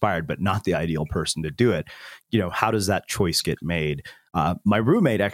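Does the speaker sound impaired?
No.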